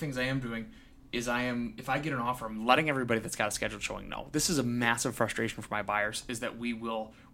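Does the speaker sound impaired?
No.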